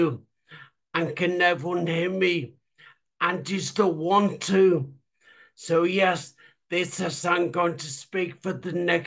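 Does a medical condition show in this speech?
Yes: traumatic brain injury.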